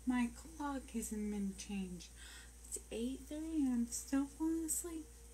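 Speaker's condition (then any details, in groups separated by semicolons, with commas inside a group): Brain injury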